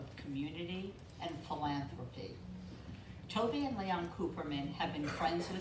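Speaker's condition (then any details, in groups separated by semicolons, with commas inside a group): No condition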